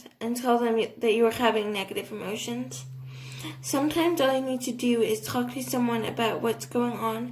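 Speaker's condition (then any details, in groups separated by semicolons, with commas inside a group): Cerebral palsy, athetoid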